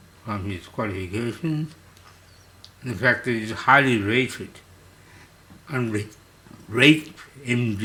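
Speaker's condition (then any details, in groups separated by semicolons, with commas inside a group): Slurred speech from poisoning; hypersalivation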